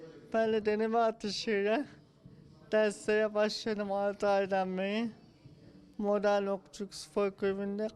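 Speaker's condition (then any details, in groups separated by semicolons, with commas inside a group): Cerebral palsy; since birth, wheelchair user; weakened muscles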